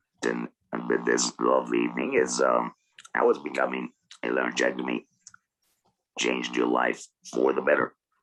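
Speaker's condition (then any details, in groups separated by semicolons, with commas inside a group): Laryngectomy, oesophageal; total laryngectomy and glossectomy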